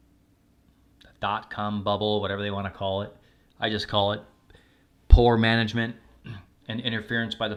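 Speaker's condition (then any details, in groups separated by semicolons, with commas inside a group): No condition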